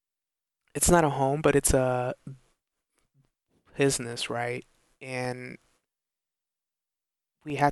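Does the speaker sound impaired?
Yes: stuttering; long-standing stutter persisting into adulthood, oral assessment showed no tongue or face problem; past speech therapy after mentor raised speech, breathing exercises for breath support, fluency techniques; poor breath support, too little air for sounds, tenses up giving reports, stutters equally Spanish, English; here blocks.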